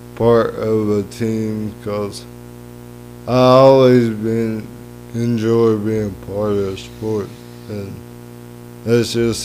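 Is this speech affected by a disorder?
Yes: cerebral palsy; lifelong.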